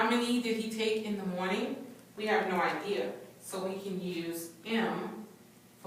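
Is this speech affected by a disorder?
No.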